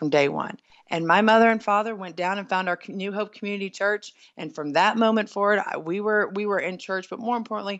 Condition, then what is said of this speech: None; typical speech.